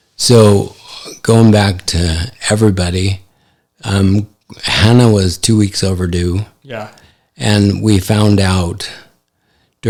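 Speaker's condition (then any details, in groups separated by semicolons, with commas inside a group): ALS; affects hand function; recently diagnosed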